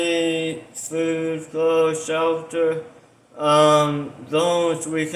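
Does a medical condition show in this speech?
Yes: tongue cancer surgery.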